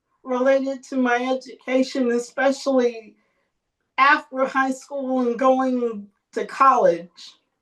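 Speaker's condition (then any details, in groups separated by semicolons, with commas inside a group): Cerebral palsy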